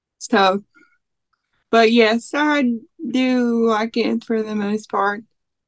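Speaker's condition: Cerebral palsy; would like to have it

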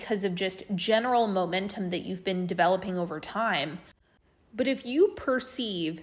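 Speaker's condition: No condition

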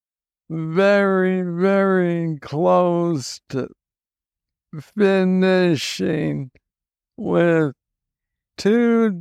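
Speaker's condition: Parkinson's disease; young onset Parkinson's disease, diagnosed at age 35; Parkinson's shifted over past four years, sometimes dramatically

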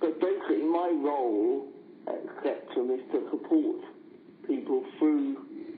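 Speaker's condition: Cerebral palsy; dictates to support worker

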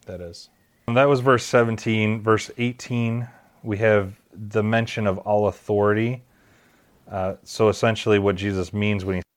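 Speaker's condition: No condition

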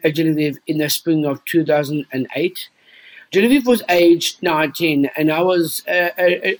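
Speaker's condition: Down syndrome

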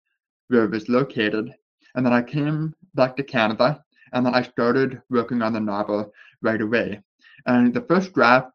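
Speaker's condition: Deafness with speech impediment, born deaf

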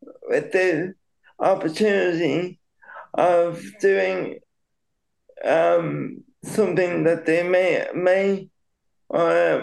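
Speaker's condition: Cerebral palsy; very slightly delayed speech

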